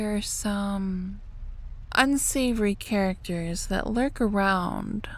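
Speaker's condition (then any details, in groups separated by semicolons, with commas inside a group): No condition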